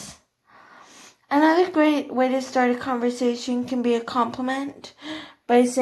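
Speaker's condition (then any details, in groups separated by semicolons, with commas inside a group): Cerebral palsy, athetoid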